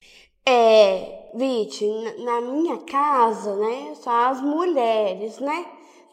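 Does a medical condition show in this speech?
Yes: Down syndrome; difficulty with interpretation.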